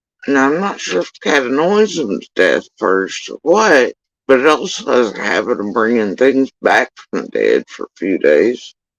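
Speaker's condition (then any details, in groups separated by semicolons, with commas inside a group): Facial paralysis after surgery; tongue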